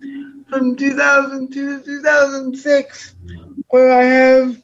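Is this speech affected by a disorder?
Yes: cerebral palsy; diagnosed age 2, intervention at Danville Child Development Center, Apple 2gs computer, full-time aide at school.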